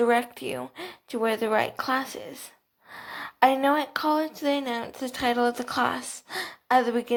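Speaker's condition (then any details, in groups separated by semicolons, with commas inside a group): Cerebral palsy, athetoid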